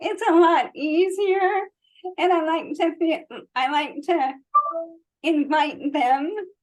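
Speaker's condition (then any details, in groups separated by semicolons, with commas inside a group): ALS; slow progressing form; 15 years since onset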